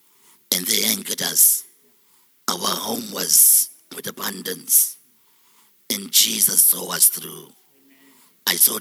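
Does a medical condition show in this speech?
Yes: total laryngectomy; total laryngectomy for very rare deep laryngeal cancer, first in South Africa, breathes through neck; three years post-op, six operations in 18 months, surgeon Dr. Khalil Ismail, surgery four days post-diagnosis; relearned speech, formerly artificial robotic voice like Stephen Hawking, speaking about 18 months, self-described sexy voice.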